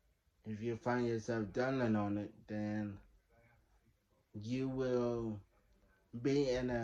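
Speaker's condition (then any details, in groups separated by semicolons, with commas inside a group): Traumatic brain injury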